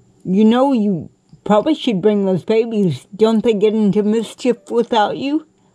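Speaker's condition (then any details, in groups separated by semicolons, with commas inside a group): Cerebral palsy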